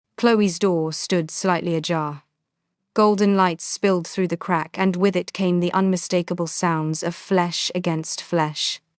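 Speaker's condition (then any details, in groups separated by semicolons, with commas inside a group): No condition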